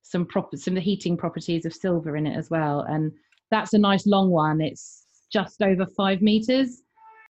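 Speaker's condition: No condition

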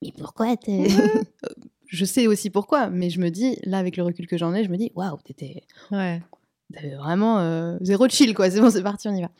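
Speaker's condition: No condition

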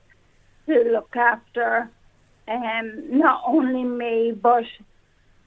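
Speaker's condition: Friedreich's ataxia; rare genetic ataxia, difficulty walking, sensation loss in arms and legs, wheelchair user; COVID nine weeks ago, hospitalised in Our Lady's, no longer living independently

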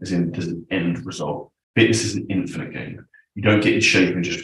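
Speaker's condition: No condition

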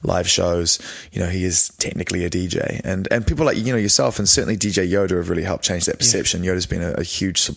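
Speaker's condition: No condition

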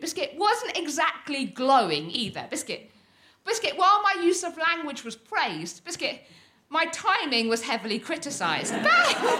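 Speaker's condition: Tourette's syndrome; frequent shouted vocal tics, involuntary swearing, random phrases, cannot stay on script

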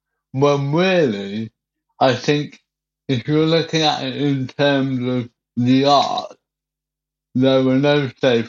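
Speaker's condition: Cerebral palsy; wheelchair

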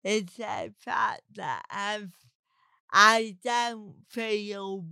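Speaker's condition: Cerebral palsy; present by age 4

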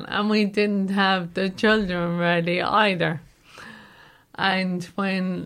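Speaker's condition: Motor neuron disease; recently diagnosed

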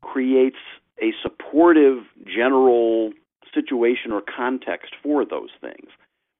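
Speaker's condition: No condition

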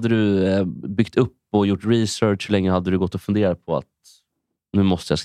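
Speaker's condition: No condition

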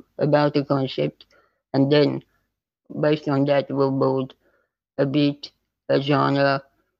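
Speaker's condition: Spinal muscular atrophy type 2; loss of motor neurons

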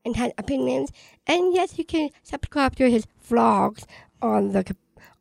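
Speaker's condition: Down syndrome

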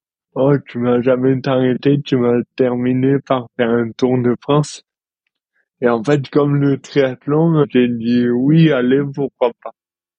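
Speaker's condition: Dystonia; present since birth

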